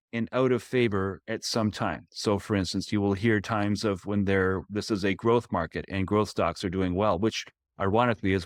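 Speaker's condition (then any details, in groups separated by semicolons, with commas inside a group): No condition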